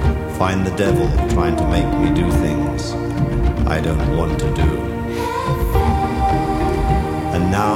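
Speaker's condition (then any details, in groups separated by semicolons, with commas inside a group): No condition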